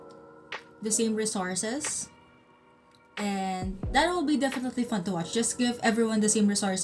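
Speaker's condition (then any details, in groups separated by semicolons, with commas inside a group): No condition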